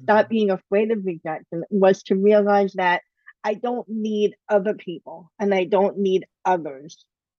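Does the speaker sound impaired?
Yes: bilateral cleft lip and palate; congenital bilateral cleft lip and palate, over 20 surgeries from two months to late twenties.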